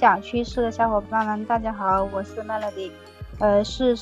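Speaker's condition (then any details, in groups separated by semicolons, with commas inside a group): No condition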